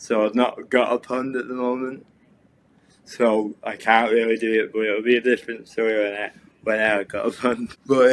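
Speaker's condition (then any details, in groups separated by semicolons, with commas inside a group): Cerebral palsy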